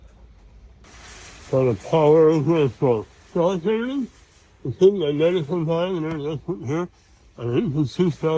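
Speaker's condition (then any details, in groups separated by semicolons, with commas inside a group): Mouth cancer surgery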